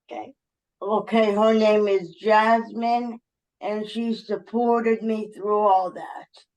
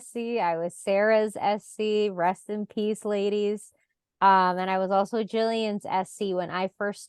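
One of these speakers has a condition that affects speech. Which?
The first: cerebral palsy; uses wheelchair; regular medication.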